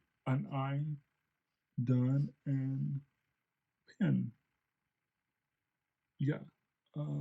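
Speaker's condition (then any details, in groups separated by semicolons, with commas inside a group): Cerebral palsy; since birth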